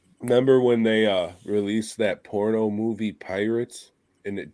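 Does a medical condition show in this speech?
No.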